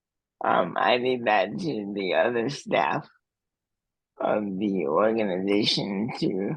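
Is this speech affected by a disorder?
Yes: cerebral palsy.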